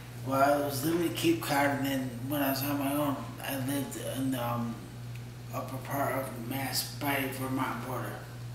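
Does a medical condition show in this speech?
Yes: severe traumatic brain injury; severe, high speed vehicle crash; about 5 years after injury.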